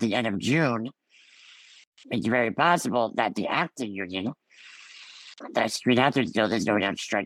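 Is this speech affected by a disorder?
Yes: Ullrich congenital muscular dystrophy; scoliosis surgery at 14 nearly fatal, stopped breathing 2 minutes six weeks later.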